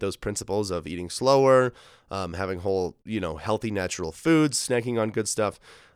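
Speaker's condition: No condition

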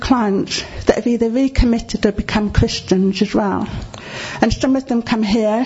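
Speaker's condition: Deafness; relies on lip reading

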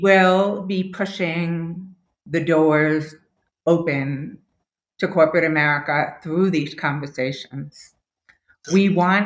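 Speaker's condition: Deafness; permanently deaf without implants, two cochlear implants after esteem implant battery died after ten years

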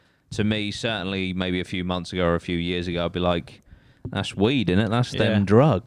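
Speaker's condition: No condition

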